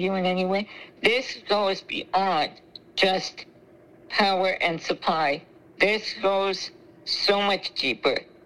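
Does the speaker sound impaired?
Yes: spinal muscular atrophy; congenital, terminal, given 10 years to live, feeding tube, ventilator, cough assist, suction machine, nebulizers, CPT vest; night ventilator 13 hours, lung medications every 4 hours, no breathing treatment 48 hours, oxygen standby; trouble chewing and swallowing, high choking risk, secretions stay in lungs, fluids via feeding tube.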